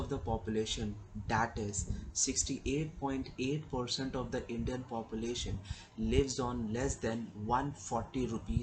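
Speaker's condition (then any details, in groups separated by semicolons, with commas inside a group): No condition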